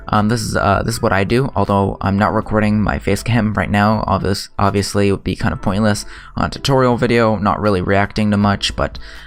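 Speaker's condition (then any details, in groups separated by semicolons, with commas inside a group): No condition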